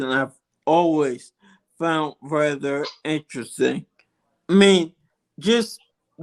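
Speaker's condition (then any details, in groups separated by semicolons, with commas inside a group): Multiple sclerosis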